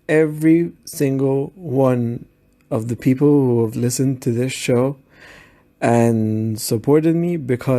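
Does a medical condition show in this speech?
No.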